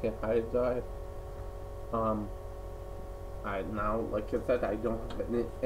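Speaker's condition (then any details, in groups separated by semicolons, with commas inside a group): Cerebral palsy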